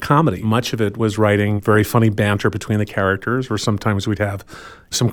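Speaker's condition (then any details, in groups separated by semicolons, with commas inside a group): No condition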